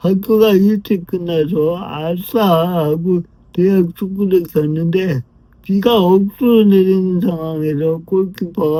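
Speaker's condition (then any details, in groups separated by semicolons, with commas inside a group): Brain lesion disability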